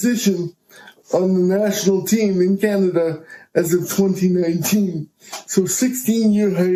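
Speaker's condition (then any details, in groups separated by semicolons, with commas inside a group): Cerebral palsy; power wheelchair user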